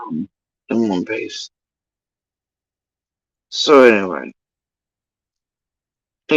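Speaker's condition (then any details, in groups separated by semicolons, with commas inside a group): Facial paralysis after surgery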